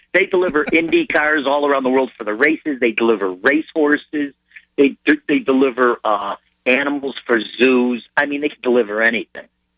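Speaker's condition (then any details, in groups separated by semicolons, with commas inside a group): No condition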